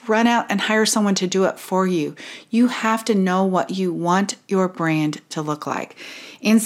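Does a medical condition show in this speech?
No.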